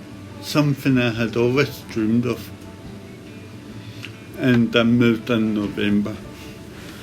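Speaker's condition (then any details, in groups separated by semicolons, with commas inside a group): Cerebral palsy; complex operation for condition; recovering from operation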